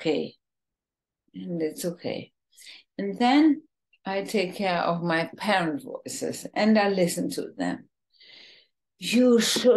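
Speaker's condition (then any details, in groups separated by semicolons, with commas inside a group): ALS, bulbar form, bulbar onset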